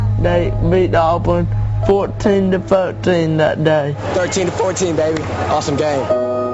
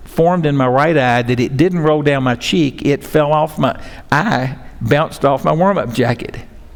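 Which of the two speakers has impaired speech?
The first: cerebral palsy; born premature.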